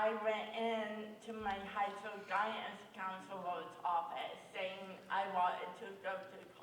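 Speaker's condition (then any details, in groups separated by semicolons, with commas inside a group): Cerebral palsy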